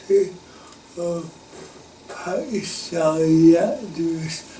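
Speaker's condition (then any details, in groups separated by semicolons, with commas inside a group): Cerebral palsy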